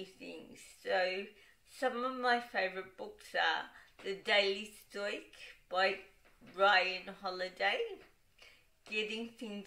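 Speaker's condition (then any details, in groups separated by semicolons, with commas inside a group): Cerebral palsy, dystonic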